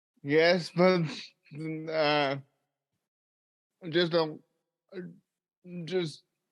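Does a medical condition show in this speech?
Yes: cerebral palsy.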